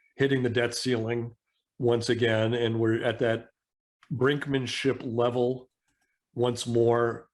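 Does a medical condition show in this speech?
No.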